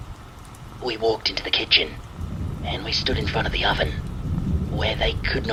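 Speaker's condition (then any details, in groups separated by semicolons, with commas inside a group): No condition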